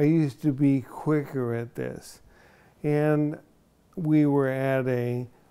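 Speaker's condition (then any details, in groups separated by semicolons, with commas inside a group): ALS; onset in one foot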